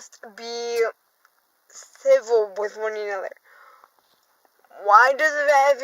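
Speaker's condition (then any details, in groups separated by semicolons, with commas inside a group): Cerebral palsy, dystonic hemiplegia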